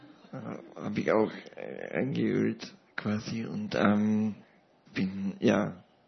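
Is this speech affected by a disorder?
Yes: paralysis with ventilator dependence; paralysis since seventh month of life, ventilator since 2006.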